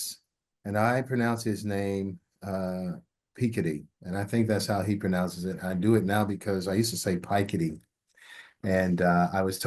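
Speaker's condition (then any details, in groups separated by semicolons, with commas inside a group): No condition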